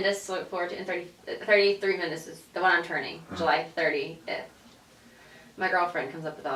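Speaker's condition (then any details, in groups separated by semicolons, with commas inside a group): No condition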